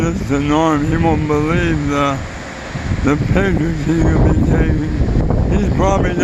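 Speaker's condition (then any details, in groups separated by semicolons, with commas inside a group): Oral cancer; base of tongue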